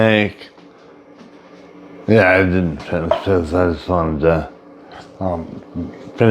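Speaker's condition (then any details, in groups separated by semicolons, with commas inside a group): Brain injury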